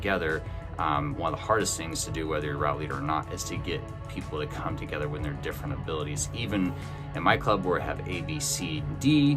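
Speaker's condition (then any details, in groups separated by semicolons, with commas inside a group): No condition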